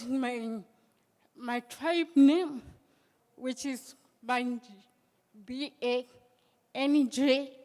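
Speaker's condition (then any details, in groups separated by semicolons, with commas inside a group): Cerebral palsy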